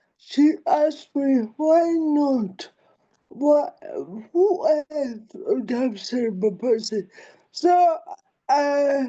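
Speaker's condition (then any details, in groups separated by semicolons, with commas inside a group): Cerebral palsy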